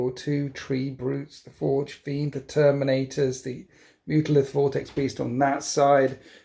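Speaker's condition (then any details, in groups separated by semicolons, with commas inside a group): No condition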